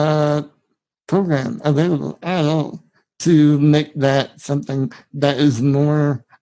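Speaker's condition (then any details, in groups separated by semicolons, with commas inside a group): Spinal muscular atrophy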